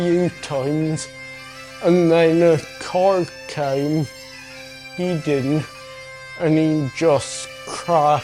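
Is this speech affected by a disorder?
Yes: acquired brain injury; car accident, severe arm tremor, affected hand unused; 7 years since injury, tremor worsened, medications ineffective.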